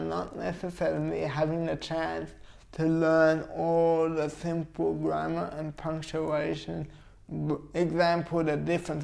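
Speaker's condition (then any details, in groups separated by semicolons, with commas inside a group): Cerebral palsy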